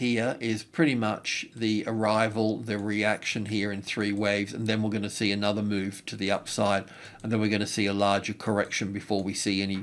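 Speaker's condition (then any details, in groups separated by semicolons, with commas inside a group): No condition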